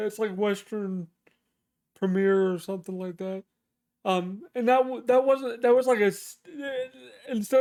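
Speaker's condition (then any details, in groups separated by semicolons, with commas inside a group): Cerebral palsy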